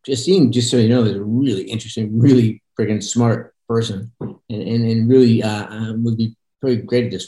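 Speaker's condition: Parkinson's; progressive brain disease, diagnosed in early adulthood, incomplete facial control, passive stone face; voice sometimes monotone

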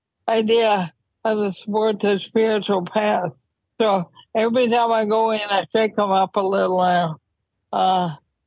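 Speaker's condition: ALS; changing and expanding needs for multi-specialist medical care

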